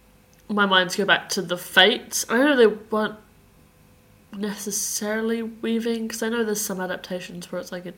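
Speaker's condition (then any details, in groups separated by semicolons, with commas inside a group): No condition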